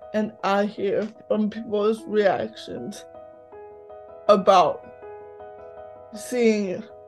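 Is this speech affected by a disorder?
Yes: cerebral palsy, mild; mouth affected.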